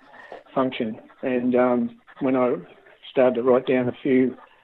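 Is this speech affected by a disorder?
Yes: Parkinson's disease.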